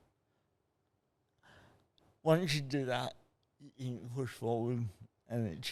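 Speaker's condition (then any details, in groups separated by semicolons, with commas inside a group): Cerebral palsy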